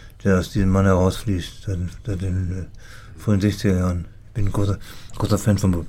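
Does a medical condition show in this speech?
Yes: Parkinson's disease; says speech, cognition and memory not affected by Parkinson.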